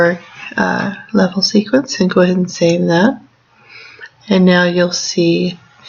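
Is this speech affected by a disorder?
No.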